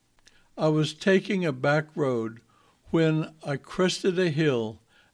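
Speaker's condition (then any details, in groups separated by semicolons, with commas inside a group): No condition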